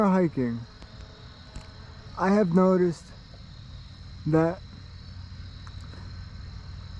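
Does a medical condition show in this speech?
Yes: cerebral palsy.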